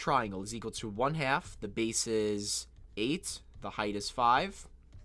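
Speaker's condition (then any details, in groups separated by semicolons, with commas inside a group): No condition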